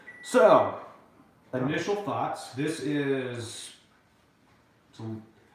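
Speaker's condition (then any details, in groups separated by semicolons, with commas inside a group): No condition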